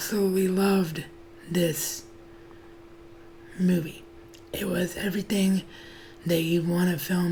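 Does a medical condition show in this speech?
Yes: cerebral palsy; wheelchair bound.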